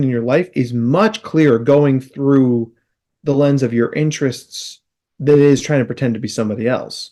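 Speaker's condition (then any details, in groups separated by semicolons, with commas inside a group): No condition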